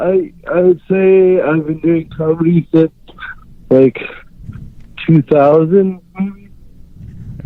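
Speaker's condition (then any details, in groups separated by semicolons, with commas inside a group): Cerebral palsy; unable to write or type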